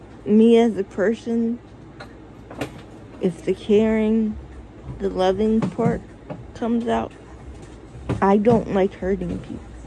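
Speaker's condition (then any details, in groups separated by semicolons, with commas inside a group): Cerebral palsy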